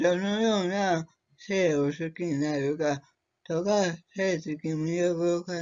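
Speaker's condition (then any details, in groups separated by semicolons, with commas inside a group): Cerebral palsy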